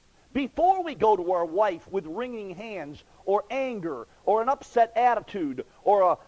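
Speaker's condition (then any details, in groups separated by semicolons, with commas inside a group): No condition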